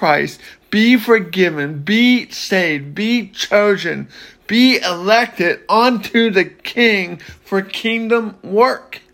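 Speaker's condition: Cerebral palsy

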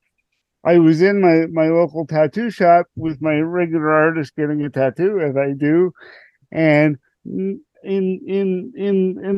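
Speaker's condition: Cerebral palsy; also motorized wheelchair

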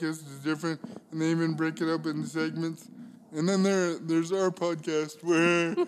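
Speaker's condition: Cerebral palsy; involuntary shaking movements, arms held in permanent y position, poor typing ability

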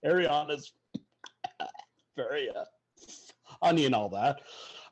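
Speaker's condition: Stuttering; person who stutters, also diagnosed with cerebral palsy; really hard time using phone, verbal communication weakest, writes in chat box, Gchat or email; blocks

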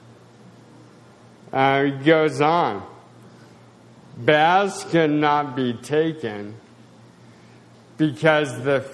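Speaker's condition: Spasticity, mild

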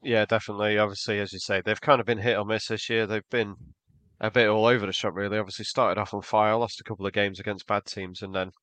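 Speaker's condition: No condition

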